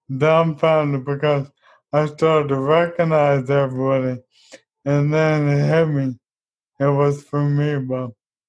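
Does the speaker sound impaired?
Yes: ALS; Hoyer lift recently obtained, hammock-like, for lifting out of bed.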